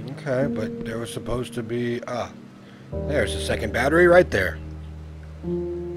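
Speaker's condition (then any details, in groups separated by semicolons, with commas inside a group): No condition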